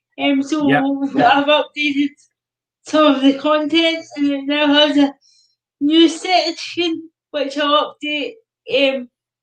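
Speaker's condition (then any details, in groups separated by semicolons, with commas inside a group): Cerebral palsy; predicted never to talk, now talks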